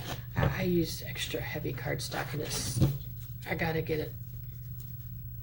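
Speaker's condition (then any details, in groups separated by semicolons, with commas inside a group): No condition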